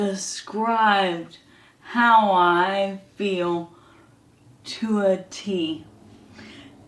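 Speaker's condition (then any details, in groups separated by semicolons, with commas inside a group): ALS; hand onset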